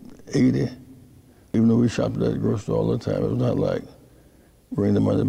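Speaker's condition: Parkinson's disease; big stretches

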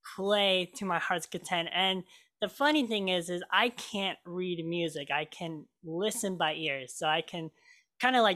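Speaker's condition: Cleft lip and palate; hole in upper lip

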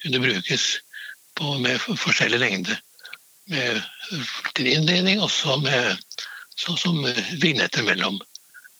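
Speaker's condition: Parkinson's disease; main medication switched, hand flexibility regained, daily exercise since age 60, physiotherapists, physical capacity maintained

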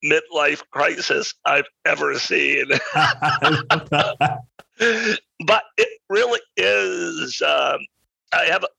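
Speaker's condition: Spasmodic dysphonia; understood by listeners

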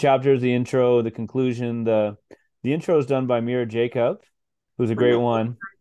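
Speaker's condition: No condition

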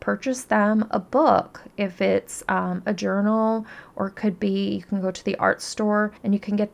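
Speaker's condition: No condition

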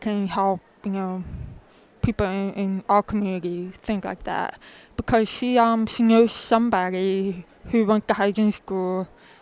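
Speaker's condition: Profound deafness, born profoundly deaf in both ears; congenital profound deafness in both ears, diagnosed in childhood after trouble hearing from behind, can hear music; spoken speech preferred over ASL, childhood speech lessons three hours away, five days a week

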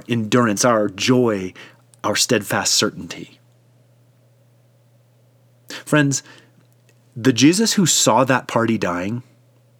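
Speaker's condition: No condition

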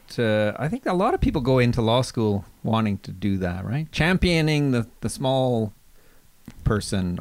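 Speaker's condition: No condition

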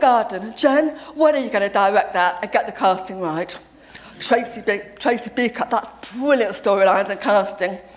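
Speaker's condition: Deafness; deaf since age seven

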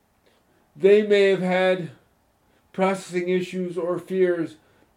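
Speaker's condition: Spastic cerebral palsy, moderate; in childhood froze under stress, could not speak or defend self verbally

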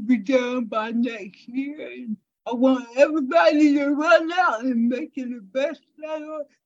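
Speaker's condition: Cerebral palsy; speech impairment

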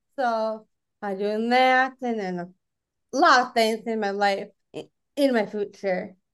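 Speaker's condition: Down syndrome; born without esophagus

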